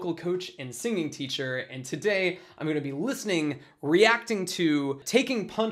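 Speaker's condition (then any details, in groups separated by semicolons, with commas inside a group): No condition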